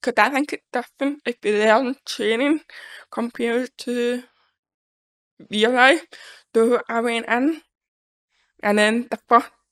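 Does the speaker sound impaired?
Yes: deafness; congenital deafness, born deaf.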